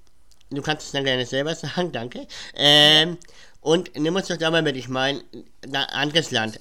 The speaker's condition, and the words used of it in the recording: Cleft palate. Aber dann kam ein Wechsel in ein Land, wo ich, glaube ich, wegen meiner Gaumenspalte gar nicht aussprechen kann.